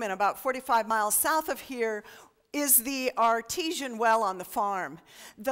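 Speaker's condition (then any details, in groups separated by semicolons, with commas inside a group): No condition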